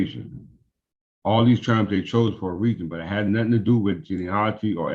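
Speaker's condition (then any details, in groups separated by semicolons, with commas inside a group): No condition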